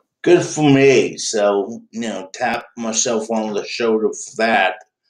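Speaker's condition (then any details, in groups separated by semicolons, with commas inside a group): Cerebral palsy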